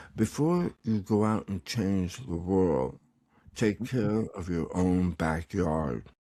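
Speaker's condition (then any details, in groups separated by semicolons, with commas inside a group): Tongue cancer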